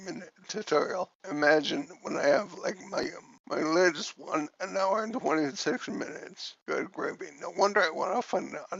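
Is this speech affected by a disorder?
Yes: cerebellar ataxia from brain tumour.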